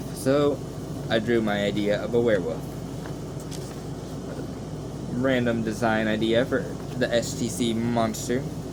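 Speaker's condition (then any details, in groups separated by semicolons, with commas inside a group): No condition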